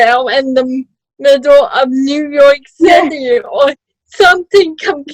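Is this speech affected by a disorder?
Yes: cerebral palsy.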